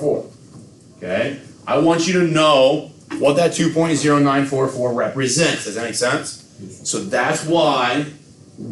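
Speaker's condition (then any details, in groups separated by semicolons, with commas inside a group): No condition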